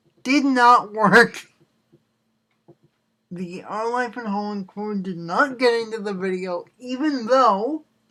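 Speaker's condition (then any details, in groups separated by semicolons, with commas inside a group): Cerebral palsy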